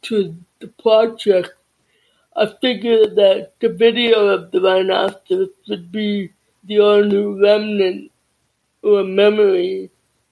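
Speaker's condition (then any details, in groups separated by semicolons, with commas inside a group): Deafness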